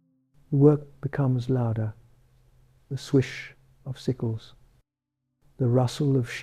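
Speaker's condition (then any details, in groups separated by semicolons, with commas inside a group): No condition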